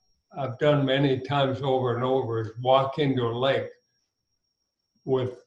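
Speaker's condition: ALS; ALS with throat onset, first noticed while singing at gigs, age 66, ENT first prescribed Mucinex; about a year and a half since first symptoms, recently diagnosed by neurologist; throat not responding when singing, could not reach notes, nephew brain surgeon in Boston heard voice change

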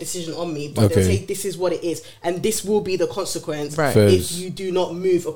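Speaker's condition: No condition

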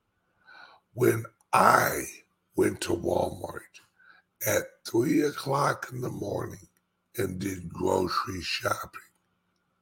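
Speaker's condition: Speech impediment; slight speech impediment

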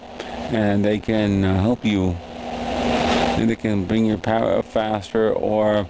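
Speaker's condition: Cerebral palsy

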